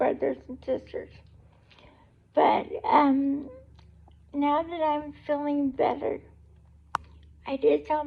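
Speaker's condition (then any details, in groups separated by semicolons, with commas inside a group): Cerebral palsy; able to talk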